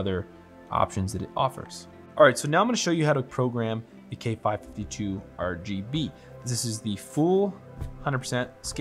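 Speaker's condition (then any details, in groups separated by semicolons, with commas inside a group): No condition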